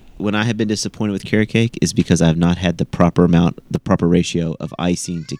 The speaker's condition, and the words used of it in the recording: No condition.